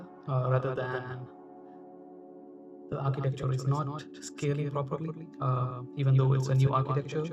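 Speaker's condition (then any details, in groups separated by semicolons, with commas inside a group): No condition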